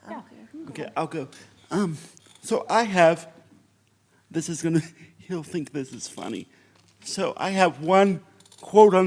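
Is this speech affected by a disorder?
Yes: cerebral palsy.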